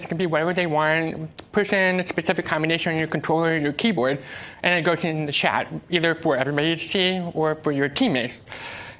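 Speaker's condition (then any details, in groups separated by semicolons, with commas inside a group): Deafness; uses American Sign Language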